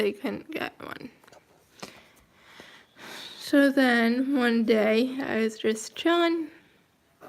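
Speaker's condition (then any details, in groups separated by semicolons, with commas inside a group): Cerebral palsy, mild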